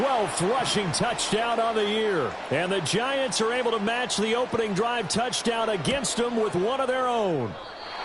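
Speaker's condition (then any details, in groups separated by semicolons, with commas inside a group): No condition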